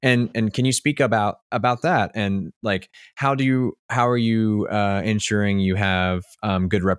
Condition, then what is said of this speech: No condition.